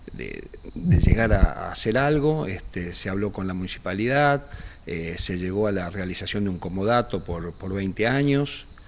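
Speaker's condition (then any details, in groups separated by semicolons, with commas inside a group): No condition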